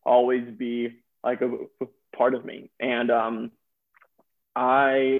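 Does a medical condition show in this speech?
Yes: stuttering; stuttering since around age five, group therapy at school, private therapist in Birmingham, therapy five to 18; still stutters; here blocks.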